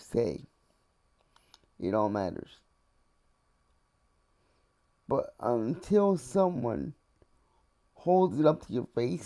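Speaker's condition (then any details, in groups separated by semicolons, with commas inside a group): Cerebral palsy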